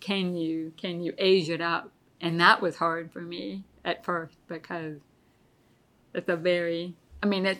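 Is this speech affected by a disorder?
Yes: deafness; pretty bad tinnitus.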